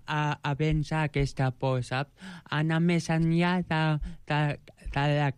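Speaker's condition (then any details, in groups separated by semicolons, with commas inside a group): Joubert syndrome; present from birth; age 29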